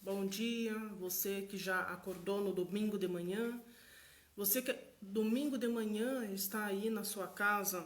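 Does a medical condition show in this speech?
No.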